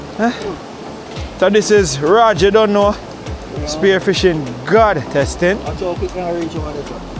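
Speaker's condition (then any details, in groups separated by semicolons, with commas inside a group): No condition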